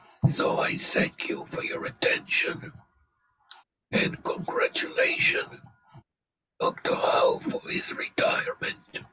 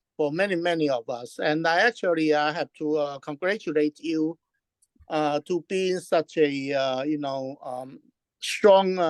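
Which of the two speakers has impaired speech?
The first: laryngectomy; laryngectomy after recurrent laryngeal cancer, tracheoesophageal voice prosthesis; about 18 years since cancer diagnosis; speaks by pressing voice prosthesis, affected speaking, breathing, eating.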